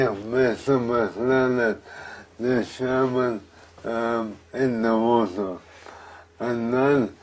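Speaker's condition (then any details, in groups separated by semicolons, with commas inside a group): MND/ALS; poor speech at onset, slow speech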